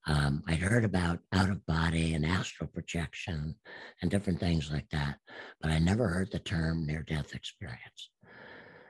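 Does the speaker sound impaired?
Yes: absent vocal cords; still practices speaking.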